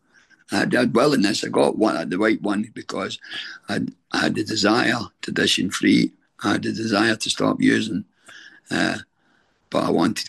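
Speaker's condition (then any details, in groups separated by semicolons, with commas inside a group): Throat cancer treatment effects; stage 4 throat cancer 6.5 years into recovery, chemo, radiotherapy, tracheostomy, neck nerves repaired, remission 2.5 years; throat pain after chemo, managed with doctor's medication; voice changed by throat cancer and treatment, deep voice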